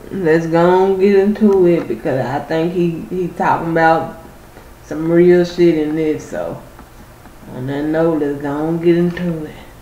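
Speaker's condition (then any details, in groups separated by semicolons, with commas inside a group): Cerebral palsy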